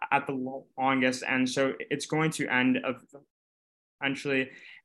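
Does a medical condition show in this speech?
Yes: stuttering; stuttering since childhood, expected to persist lifelong; several speech therapy programs gone through, notably at Blank Center, stutters openly; blocks and repetitions; here repeated words, prolonged sounds.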